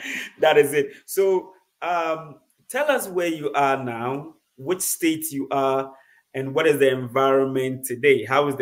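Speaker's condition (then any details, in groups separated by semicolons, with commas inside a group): No condition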